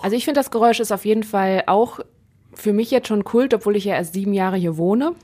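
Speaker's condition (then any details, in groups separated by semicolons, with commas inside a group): No condition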